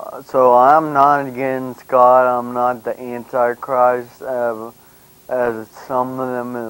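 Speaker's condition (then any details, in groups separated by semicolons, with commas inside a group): Brain injury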